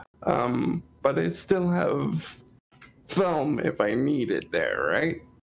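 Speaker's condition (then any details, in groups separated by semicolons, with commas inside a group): Cerebral palsy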